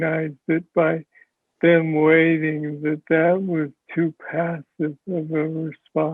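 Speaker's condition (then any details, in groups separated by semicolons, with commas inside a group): Parkinson's disease; young onset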